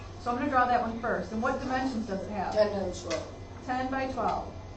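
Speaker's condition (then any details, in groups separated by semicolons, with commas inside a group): No condition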